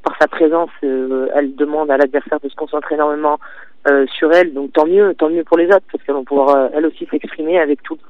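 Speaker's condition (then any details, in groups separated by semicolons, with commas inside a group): No condition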